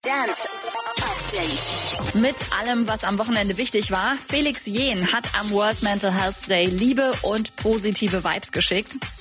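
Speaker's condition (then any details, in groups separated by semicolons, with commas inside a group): No condition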